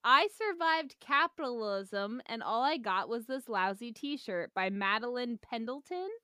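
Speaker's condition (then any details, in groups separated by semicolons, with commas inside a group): No condition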